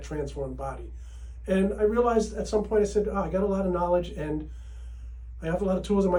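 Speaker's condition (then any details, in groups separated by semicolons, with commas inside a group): No condition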